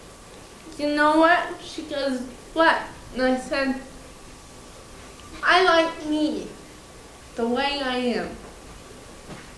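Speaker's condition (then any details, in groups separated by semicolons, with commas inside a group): Cerebral palsy, mild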